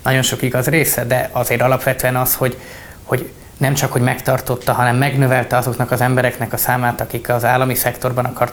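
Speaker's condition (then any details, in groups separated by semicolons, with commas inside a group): No condition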